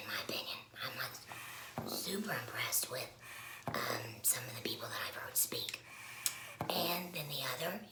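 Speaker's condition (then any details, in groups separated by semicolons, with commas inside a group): Laryngectomy; laryngectomy, tracheoesophageal puncture, radiation; speaks with tracheoesophageal puncture; air through puncture vibrates throat, electrolarynx difficult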